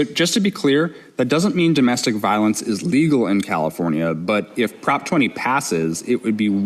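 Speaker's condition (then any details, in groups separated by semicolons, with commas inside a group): No condition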